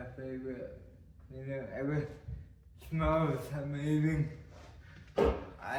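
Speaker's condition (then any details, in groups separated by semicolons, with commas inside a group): Cerebral palsy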